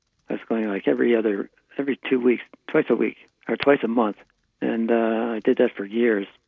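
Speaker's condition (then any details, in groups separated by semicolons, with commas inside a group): Parkinson's disease; right hand tremor at onset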